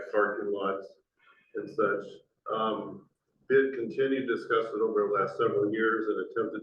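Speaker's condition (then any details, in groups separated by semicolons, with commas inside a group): No condition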